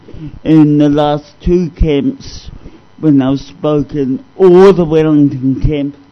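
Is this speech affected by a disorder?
Yes: cerebral palsy; discovered at age 2.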